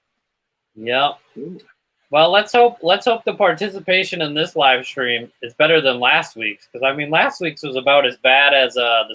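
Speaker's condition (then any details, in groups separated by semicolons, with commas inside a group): No condition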